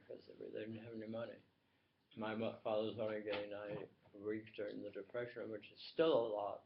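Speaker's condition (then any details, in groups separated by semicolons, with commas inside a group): Tongue cancer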